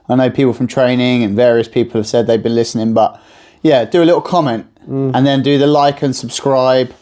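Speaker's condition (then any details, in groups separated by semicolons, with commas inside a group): No condition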